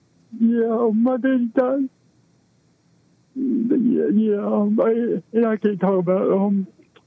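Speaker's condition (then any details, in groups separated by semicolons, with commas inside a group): Cerebral palsy; balance and posture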